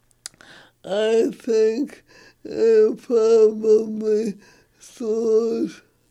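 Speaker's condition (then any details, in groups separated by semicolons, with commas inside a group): ALS; talking more difficult, facial muscles weaker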